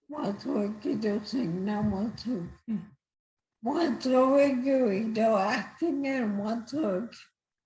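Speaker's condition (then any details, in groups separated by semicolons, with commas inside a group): Multiple system atrophy; first diagnosed as ataxia, affects balance, speaking, hands; cannot walk on land, uses scooter, water therapy; weakened speaking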